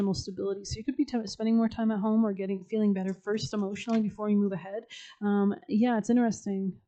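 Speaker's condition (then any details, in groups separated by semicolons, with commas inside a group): No condition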